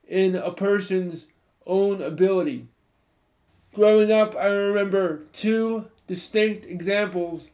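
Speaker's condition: Cerebral palsy; cerebral palsy since childhood

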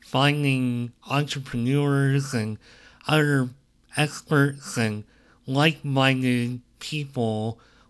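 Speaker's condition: Cleft lip and palate; present since birth

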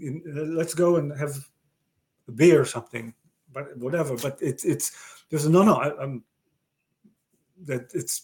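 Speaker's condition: Aphasia after stroke; ongoing aphasia

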